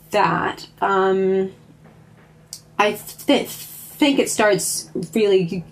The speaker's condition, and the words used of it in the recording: Stuttering. Something about having a lot of things to say and not being able to say them very easily means that they tend to get channeled into writing.